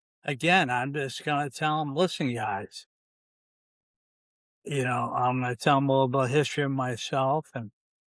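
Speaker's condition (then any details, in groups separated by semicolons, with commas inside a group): ALS, C9 mutation; limb onset in fingers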